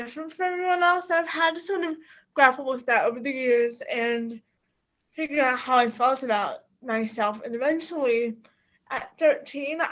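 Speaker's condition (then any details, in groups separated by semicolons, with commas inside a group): Cerebral palsy; quadriplegic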